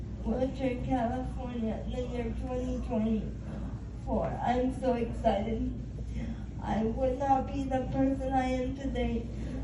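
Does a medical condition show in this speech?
Yes: cerebral palsy; spastic quadriplegia.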